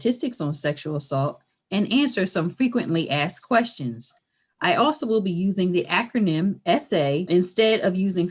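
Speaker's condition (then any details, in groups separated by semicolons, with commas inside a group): No condition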